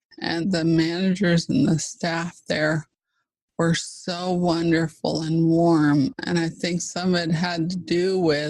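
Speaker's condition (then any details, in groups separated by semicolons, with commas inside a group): ALS (Lou Gehrig's disease); fast progressing form; voice wonky, full voice earlier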